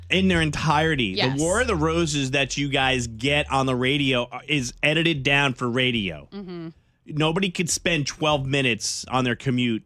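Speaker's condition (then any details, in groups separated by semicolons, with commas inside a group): No condition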